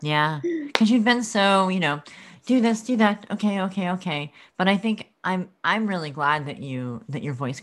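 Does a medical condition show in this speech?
Yes: cleft lip and palate.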